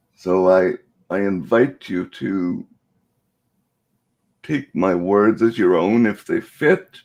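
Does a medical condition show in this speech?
Yes: cerebral palsy.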